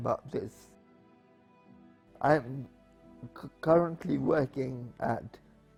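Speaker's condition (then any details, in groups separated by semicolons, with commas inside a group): Spastic paraplegia with essential tremor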